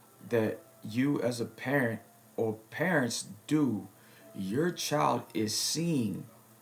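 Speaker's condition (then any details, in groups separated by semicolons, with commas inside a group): No condition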